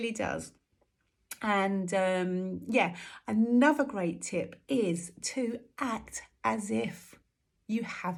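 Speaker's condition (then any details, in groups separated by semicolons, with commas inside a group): No condition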